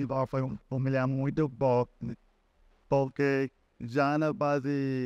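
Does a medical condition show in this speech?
Yes: cerebral palsy.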